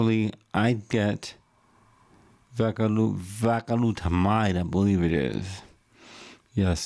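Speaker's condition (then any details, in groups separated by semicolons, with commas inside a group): Cerebral palsy; wheelchair user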